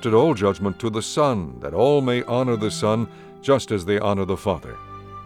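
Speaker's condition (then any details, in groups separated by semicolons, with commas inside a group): No condition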